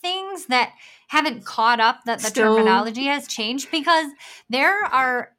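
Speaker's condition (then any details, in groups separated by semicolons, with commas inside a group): Bilateral cleft lip and palate; congenital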